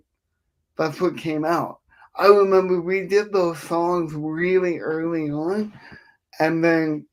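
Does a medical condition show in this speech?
Yes: cerebral palsy; affects speech.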